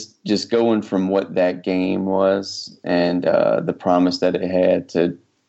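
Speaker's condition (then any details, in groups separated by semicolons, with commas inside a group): No condition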